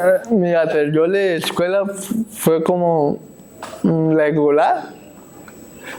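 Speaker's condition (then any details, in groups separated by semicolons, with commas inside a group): Cerebral palsy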